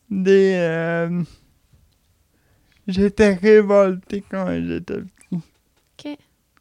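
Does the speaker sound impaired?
Yes: cerebral palsy; since birth, unable to walk, personal helper comes, respite house since age 8 or 9; age 31.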